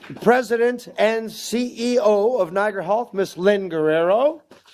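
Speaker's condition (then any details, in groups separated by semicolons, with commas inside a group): No condition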